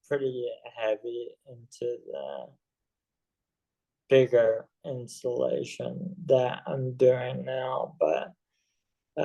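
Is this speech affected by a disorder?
Yes: ALS.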